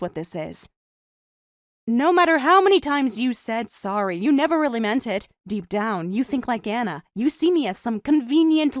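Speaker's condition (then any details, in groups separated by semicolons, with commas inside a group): No condition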